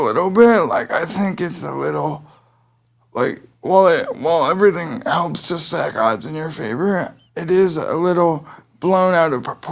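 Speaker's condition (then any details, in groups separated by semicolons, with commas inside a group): Cerebral palsy; able to speak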